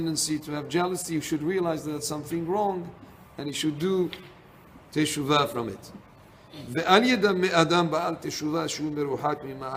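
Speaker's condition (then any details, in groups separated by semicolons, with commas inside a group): No condition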